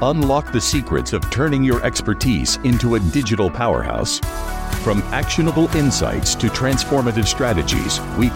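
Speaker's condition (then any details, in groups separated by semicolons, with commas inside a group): No condition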